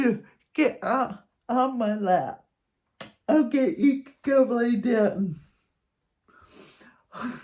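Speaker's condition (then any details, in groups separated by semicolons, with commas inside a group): Cerebral palsy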